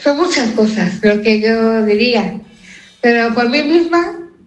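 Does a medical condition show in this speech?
Yes: Down syndrome; adult woman; expresses herself clearly, per host.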